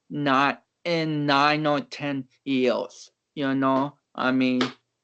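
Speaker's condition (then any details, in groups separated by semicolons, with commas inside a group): Cerebral palsy; shaky during lifts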